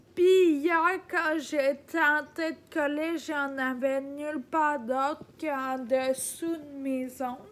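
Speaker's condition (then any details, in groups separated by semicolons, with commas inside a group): Ataxia; degenerative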